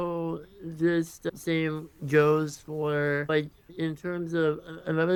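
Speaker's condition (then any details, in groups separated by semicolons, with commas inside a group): Congenital muscular dystrophy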